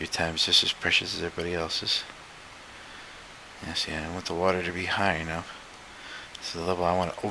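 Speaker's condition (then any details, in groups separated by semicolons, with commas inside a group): No condition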